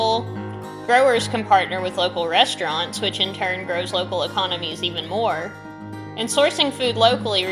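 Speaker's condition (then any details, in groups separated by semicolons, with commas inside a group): No condition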